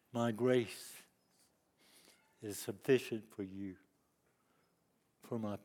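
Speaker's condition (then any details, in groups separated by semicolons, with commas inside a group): Cerebral palsy; lifelong disability since youth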